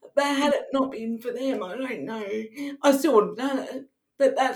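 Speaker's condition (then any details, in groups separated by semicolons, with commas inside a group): Cerebral palsy; wheelchair user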